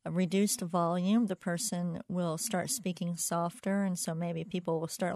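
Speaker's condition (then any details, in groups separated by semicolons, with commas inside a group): Cleft palate; congenital cleft palate, much speech therapy; communication disorder, helped by speaking with intent and more effort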